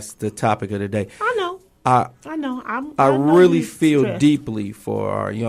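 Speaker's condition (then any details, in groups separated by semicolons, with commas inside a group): No condition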